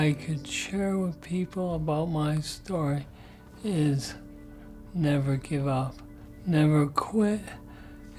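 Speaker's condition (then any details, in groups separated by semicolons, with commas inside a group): Parkinson's disease; deep brain stimulation surgery; strong voice, sings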